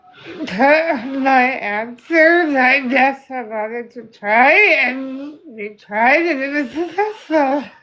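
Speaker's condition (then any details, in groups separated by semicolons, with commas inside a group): Spinal muscular atrophy type 2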